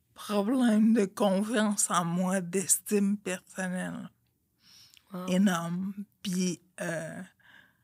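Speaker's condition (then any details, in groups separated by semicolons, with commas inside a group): Friedreich's ataxia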